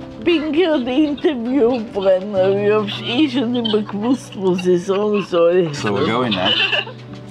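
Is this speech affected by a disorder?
Yes: multiple sclerosis; uses wheelchair.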